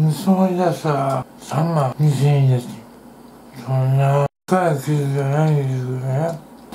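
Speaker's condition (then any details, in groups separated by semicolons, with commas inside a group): Tongue cancer, partial glossectomy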